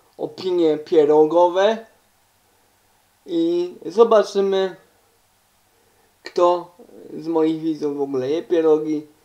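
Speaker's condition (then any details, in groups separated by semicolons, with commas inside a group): Cerebral palsy; uses wheelchair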